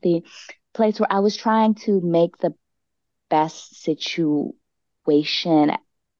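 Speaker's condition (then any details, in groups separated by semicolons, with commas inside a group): Stuttering; prolonged sounds, blocks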